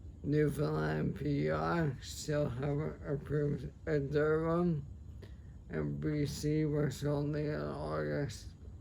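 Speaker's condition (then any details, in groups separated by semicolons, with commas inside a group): ALS, sporadic; weak arms, hands, core, walks with assistance, edaravone ineffective; speech affected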